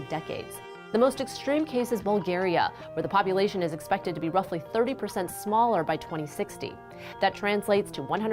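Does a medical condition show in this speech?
No.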